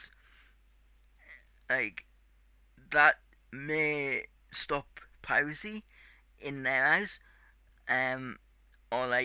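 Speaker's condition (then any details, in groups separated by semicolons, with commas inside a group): Cerebral palsy; tight muscles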